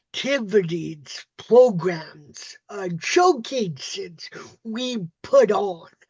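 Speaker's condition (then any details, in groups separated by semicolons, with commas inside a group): Cerebral palsy; uses walker and wheelchair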